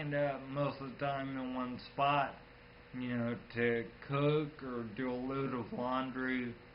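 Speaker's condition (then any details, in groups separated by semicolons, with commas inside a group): Friedreich's ataxia; genetic, progressive, nervous system; age 34, onset in high school, diagnosed at 19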